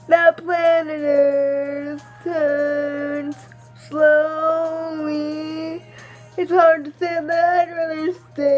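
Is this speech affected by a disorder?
Yes: cerebral palsy, dystonic hemiplegia.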